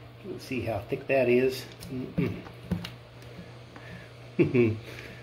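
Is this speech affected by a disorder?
No.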